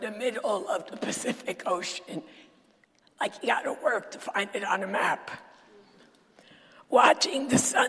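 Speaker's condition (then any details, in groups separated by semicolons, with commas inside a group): Dysphonia; still preaches with this voice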